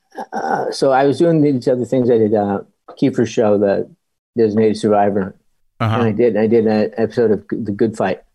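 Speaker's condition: Parkinson's disease; cannot stop hands moving

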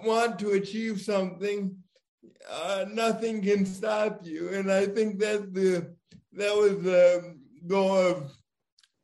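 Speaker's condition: Cerebral palsy; diagnosed as firstborn child

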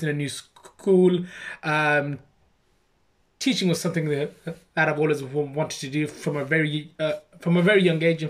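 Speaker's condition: Stammer; stammer since childhood, spoke little when young to hide it; age 26, ongoing stammer; struggles to say own name, slow to get out, less stammering with put-on Birmingham accent or exaggerated speech; repeated sounds, prolonged sounds

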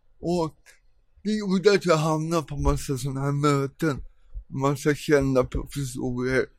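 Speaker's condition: Cerebral palsy; present from birth, caused by not breathing for first 45 minutes of life; cramps, worse in cold, lives in Thailand because Sweden too cold

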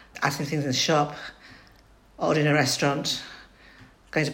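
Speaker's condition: Parkinson's; diagnosed around lockdown, speech change an early warning sign, past Lee Silverman BIG and LOUD programme, helped loudness; speech deteriorating over last three years, causing isolation; very fast festinating speech, words run together and abut

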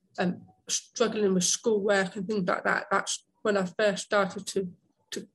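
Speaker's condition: Deafness; deafness diagnosed at age four, missed conversations and struggled with schoolwork from teenage years; hearing aids or cochlear implant, others often unaware of deafness during play

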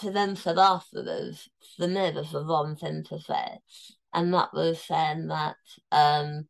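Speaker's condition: Tongue cancer, near-total glossectomy, stage 4 tongue cancer; temporary tracheostomy

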